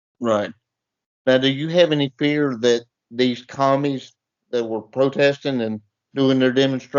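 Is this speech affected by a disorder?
Yes: cerebral palsy; reports speaking clearly.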